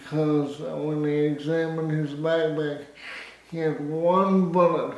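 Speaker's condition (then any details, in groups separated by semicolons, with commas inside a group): Cerebral palsy; spastic type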